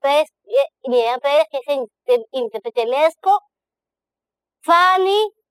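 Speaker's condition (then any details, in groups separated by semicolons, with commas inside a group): Down syndrome; present from birth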